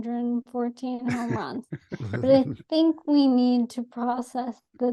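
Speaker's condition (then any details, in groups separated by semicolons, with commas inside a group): ALS; atypical case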